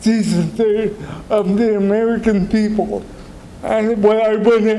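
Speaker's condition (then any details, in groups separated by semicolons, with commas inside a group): Cerebral palsy; wheelchair user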